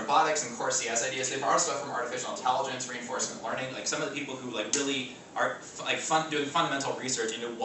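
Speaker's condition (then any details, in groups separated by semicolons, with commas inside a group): No condition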